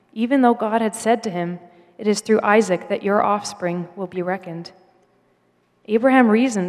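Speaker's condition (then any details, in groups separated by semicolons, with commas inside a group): No condition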